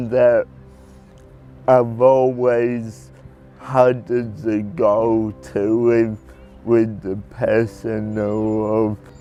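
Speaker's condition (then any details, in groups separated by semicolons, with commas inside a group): Cerebral palsy; predicted at birth never to talk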